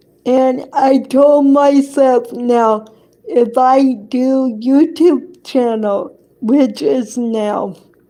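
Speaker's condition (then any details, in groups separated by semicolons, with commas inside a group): Cerebral palsy; affects hand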